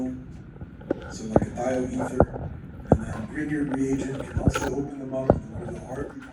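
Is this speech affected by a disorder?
No.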